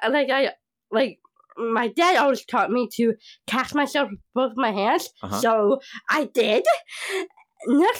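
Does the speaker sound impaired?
Yes: Down syndrome; age 30, slow to catch breath walking hills, as on Japan trip.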